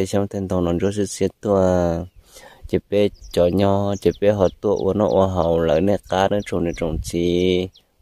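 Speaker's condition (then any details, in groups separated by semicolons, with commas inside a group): No condition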